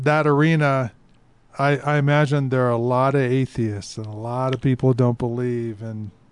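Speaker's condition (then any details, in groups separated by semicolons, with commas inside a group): No condition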